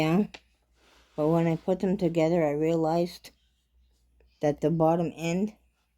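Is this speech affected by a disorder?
Yes: cerebral palsy.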